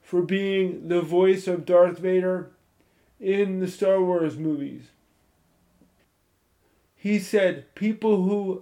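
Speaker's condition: Spastic cerebral palsy, moderate

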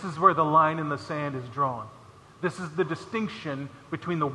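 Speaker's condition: No condition

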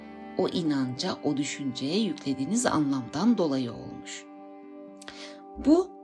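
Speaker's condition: No condition

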